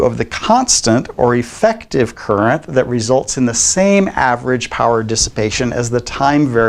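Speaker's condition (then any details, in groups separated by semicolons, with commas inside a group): No condition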